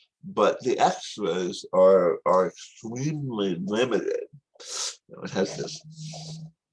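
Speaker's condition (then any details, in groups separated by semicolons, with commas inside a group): Tongue cancer surgery; speech practice, trouble saying some words since operation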